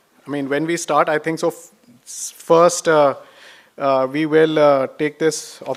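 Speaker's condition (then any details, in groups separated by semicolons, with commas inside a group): No condition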